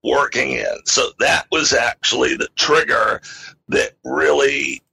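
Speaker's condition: Spasmodic dysphonia; at onset trouble speaking

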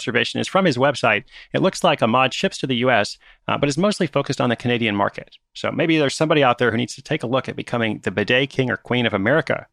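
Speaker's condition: No condition

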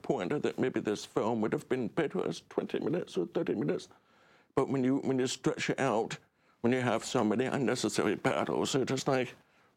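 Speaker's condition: Deaf; relies on subtitles

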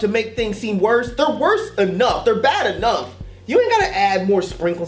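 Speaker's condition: No condition

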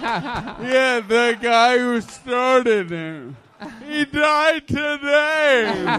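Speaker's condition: ALS; Lou Gehrig's disease; accompanied by nurse girlfriend; said to be easier to understand than Aphrodite

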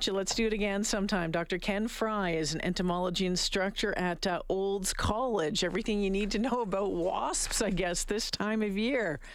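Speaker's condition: No condition

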